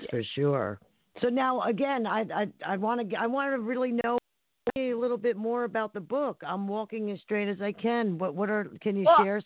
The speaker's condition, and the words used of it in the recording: No condition.